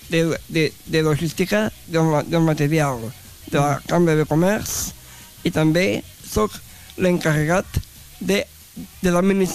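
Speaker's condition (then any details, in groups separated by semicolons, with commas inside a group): Down syndrome; aged 30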